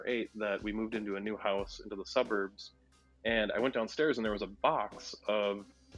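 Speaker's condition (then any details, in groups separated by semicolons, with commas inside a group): No condition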